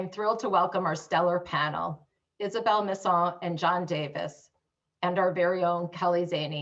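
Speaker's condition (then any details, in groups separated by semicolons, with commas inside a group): No condition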